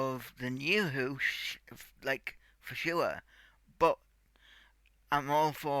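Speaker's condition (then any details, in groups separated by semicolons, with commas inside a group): Cerebral palsy; tight muscles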